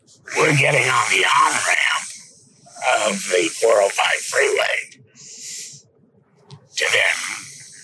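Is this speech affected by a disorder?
Yes: laryngectomy; no vocal cords.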